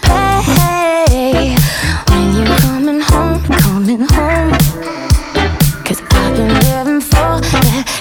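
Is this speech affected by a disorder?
No.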